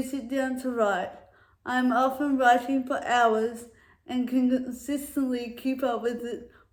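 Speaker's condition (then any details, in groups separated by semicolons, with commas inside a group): Cerebral palsy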